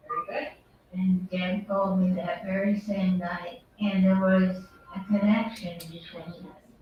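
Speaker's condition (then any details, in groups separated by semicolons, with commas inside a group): Parkinson's disease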